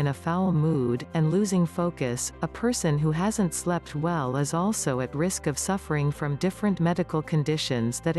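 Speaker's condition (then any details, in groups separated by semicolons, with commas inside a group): No condition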